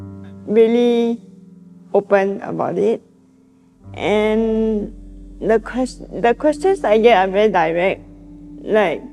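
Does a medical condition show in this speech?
Yes: cerebral palsy; swallowing very hard in past.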